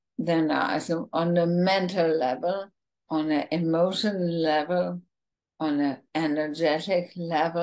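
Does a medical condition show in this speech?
Yes: ALS, bulbar form, bulbar onset.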